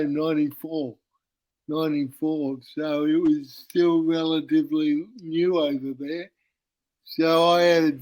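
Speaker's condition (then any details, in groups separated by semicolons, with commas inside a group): Cerebral palsy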